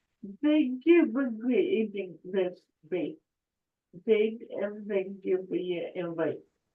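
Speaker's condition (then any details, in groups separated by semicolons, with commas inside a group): Cerebral palsy; affects speech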